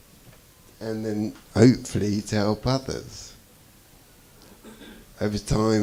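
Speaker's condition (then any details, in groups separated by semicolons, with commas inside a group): Traumatic brain injury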